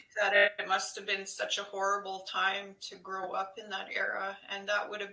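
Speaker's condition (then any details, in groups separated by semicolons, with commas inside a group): No condition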